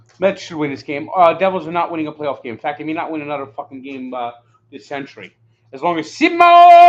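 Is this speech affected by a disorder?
No.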